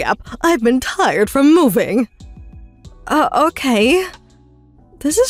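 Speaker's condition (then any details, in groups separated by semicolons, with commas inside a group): No condition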